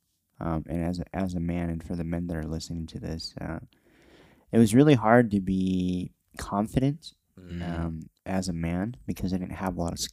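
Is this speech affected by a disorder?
Yes: cleft lip and palate.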